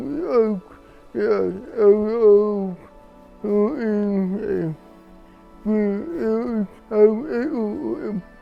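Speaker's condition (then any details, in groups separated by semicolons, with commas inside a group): Cerebral palsy; present from birth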